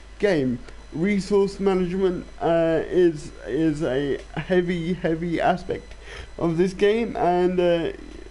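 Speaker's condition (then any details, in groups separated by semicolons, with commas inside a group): Cerebral palsy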